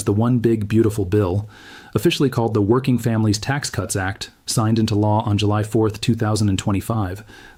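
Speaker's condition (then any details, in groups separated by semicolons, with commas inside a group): No condition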